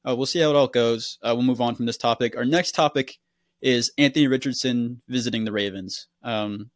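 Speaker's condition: No condition

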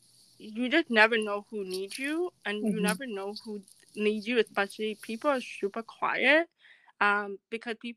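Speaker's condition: Deafness; sudden onset

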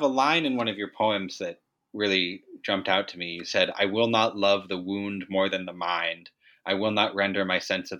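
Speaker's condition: No condition

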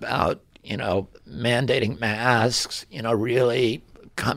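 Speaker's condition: Spasmodic dystonia; voice affected

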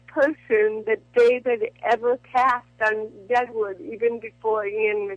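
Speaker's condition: Cerebral palsy; dependent on Botox

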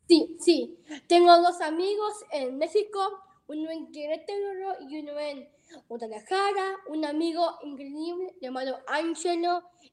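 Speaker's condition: Down syndrome; about 21 years since birth

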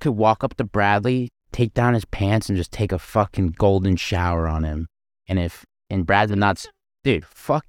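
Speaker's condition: No condition

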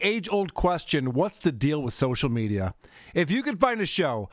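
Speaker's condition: No condition

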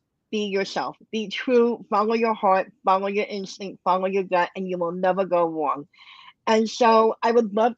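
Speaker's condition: Cleft lip and palate, bilateral; congenital

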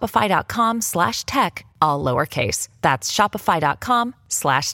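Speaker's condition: No condition

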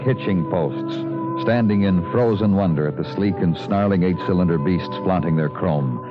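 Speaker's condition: No condition

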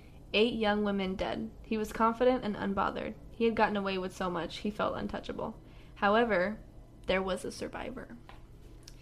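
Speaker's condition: No condition

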